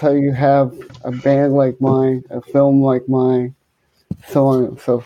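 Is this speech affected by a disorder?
Yes: cerebral palsy, hemiplegia.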